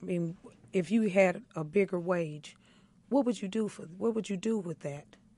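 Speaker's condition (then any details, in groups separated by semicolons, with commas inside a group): No condition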